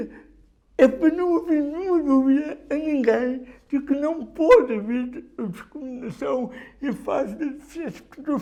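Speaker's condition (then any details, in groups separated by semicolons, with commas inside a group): Cerebral palsy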